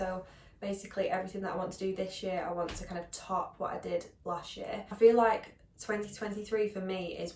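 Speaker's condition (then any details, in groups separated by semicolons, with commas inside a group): No condition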